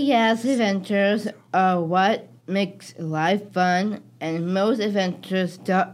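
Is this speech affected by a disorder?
Yes: Down syndrome; Down syndrome since birth.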